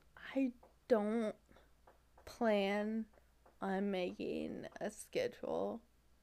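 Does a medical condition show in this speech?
Yes: Friedreich's ataxia; wheelchair user.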